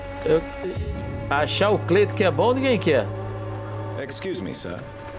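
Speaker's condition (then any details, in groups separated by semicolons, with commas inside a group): No condition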